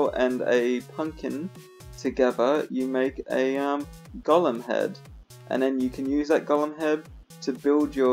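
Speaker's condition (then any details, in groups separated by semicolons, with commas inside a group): No condition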